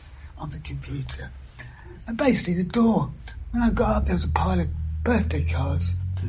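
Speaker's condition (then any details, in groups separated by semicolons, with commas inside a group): Throat cancer surgery, vocal injections; injections now allow full sentences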